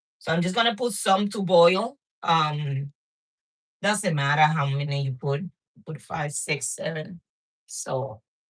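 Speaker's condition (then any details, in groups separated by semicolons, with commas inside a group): No condition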